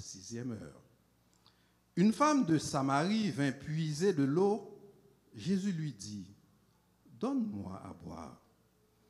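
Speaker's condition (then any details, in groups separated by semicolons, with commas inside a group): No condition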